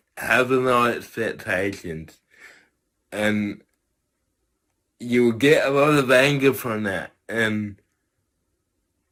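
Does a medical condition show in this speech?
Yes: cerebral palsy; from birth, tight muscles.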